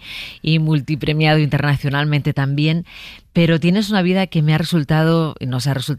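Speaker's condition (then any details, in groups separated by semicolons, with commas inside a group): No condition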